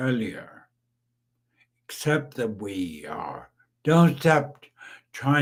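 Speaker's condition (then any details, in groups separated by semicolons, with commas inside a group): Brain injury; aneurysm stroke, cerebellum damaged, epilepsy; 15 years since stroke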